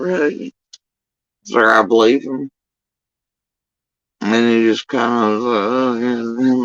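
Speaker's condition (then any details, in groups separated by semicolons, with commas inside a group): Facial paralysis after surgery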